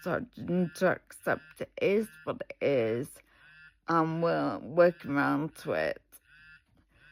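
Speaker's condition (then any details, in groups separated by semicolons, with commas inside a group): Multiple sclerosis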